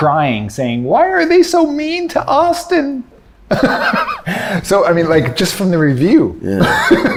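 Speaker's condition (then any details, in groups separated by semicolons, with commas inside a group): No condition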